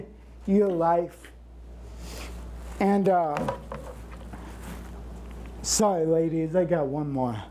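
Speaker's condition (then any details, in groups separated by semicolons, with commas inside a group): Cerebral palsy; since birth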